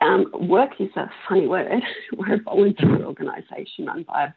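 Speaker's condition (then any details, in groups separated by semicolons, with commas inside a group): Spasmodic dysphonia; uses strategies to short-circuit spasms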